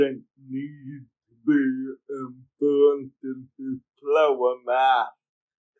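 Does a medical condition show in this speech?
Yes: cerebral palsy; speech therapy in childhood.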